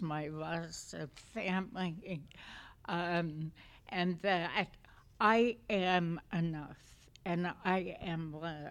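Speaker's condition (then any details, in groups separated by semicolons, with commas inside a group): Essential tremor; voice affected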